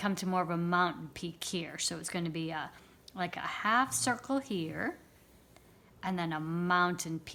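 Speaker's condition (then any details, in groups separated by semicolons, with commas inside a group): No condition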